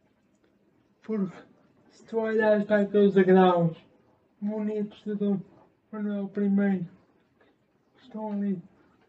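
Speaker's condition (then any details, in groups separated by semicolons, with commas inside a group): Spastic cerebral palsy; spastic motor type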